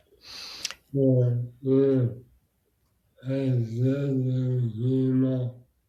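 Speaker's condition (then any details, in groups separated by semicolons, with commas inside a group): Bulbar and upper limb MND; bulbar and upper limb onset, thyroid removed before diagnosis; over 1.5 years since diagnosis, cannot walk, hands useless, no feeding tube; voice gone, swallowing affected, respiratory function good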